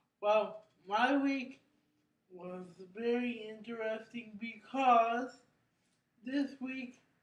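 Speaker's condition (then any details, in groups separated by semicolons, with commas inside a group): Cerebral palsy; brain injury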